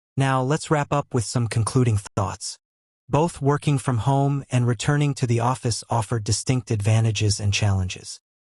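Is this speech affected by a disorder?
No.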